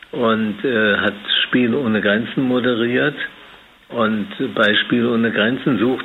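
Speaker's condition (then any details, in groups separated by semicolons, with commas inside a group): Parkinson's disease; tremor on holding a glass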